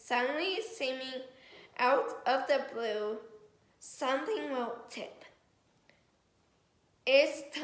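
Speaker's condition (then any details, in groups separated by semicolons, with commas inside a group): Cerebral palsy; affects muscles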